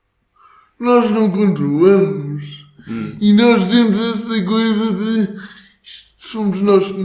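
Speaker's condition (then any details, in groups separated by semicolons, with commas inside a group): Cerebral palsy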